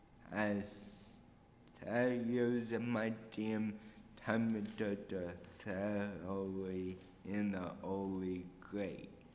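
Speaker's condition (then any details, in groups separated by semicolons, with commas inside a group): Cerebral palsy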